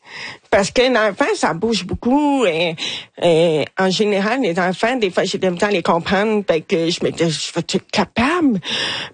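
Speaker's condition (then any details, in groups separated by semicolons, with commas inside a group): Hard of hearing; hard to tell who is speaking in groups, may not understand speech, feared not understanding own child; own singing described as not pretty, asks others to write, point or show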